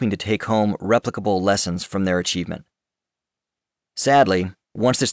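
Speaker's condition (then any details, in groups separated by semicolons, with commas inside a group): No condition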